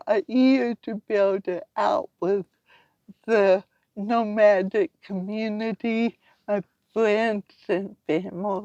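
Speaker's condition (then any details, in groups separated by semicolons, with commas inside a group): Cerebral palsy; from birth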